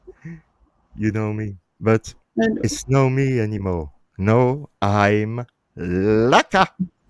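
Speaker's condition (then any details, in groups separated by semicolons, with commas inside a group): No condition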